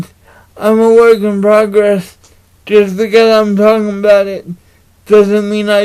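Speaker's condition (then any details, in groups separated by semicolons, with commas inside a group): Cerebral palsy; unable to walk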